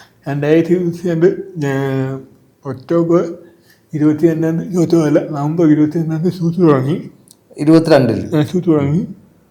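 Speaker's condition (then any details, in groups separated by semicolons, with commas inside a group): Cerebral palsy; from birth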